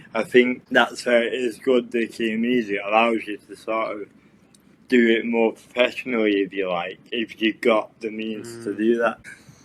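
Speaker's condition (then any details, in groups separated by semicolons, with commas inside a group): Cerebral palsy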